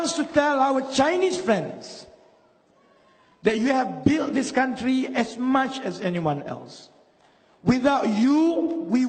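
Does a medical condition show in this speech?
No.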